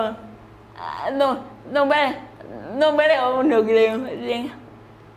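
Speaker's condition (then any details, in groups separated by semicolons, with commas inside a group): Cerebral palsy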